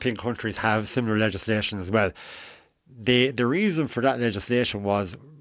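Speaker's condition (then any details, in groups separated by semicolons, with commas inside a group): Cleft lip and palate; adult, age 41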